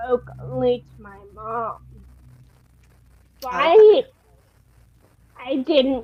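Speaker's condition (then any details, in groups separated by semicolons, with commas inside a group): Friedreich's ataxia; progressive, wheelchair user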